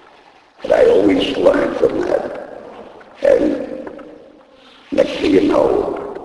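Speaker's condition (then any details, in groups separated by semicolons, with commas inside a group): Laryngectomy; voice box removed by operation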